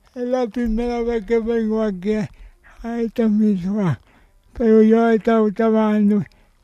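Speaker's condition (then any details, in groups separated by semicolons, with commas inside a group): Cerebral palsy; extra support for daily living since birth, Aspace Sevilla day centre for stimulation; needs ongoing support, helped daily by sister and Aspace Sevilla association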